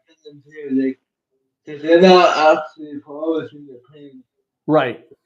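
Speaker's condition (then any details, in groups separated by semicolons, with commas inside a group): Cerebral palsy; uses one hand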